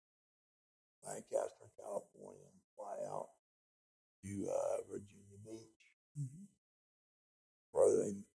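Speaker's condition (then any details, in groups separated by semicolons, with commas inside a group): Speech impediment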